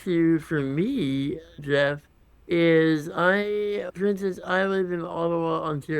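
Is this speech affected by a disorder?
Yes: congenital muscular dystrophy.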